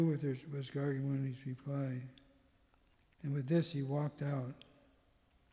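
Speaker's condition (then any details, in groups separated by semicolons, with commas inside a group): Parkinson's; tremor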